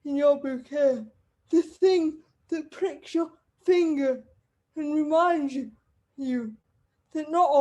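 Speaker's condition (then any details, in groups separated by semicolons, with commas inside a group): Cerebral palsy; wheelchair user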